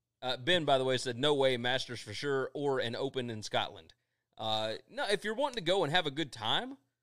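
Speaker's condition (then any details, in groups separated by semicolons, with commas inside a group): No condition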